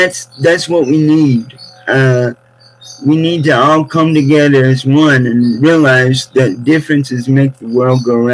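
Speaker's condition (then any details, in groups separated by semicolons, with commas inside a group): Cerebral palsy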